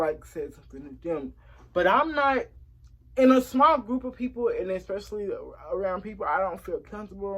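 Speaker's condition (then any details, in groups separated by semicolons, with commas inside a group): Cerebral palsy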